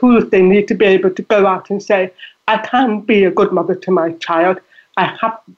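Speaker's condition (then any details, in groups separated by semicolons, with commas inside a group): Deafness; deafness audible in voice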